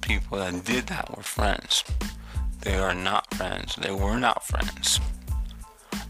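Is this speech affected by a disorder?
Yes: cerebral palsy; pre-op sedatives.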